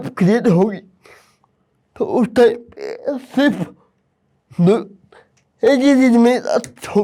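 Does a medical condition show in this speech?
Yes: cerebral palsy.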